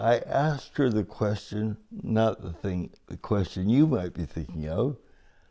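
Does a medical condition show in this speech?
Yes: cerebral palsy; from birth; able to hike.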